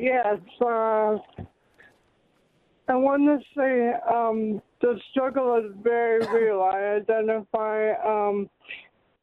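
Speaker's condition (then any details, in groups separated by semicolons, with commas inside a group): Cerebral palsy; mild cerebral palsy, parents found out at age 13, told in 20s; mild hearing loss, later onset; speech affected by cerebral palsy, audible in way of speaking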